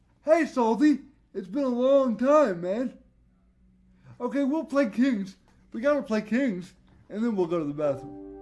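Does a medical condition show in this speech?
Yes: cerebral palsy; voice tone sometimes odd.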